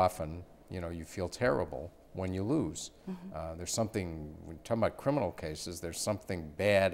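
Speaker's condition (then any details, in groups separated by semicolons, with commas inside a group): No condition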